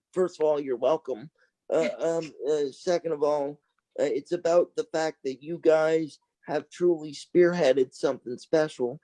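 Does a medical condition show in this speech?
Yes: cerebral palsy; from birth, lack of oxygen after lung collapse, lifelong wheelchair.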